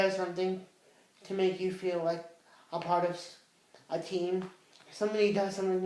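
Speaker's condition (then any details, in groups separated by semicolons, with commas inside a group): Cerebral palsy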